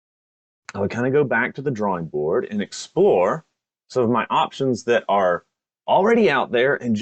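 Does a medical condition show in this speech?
No.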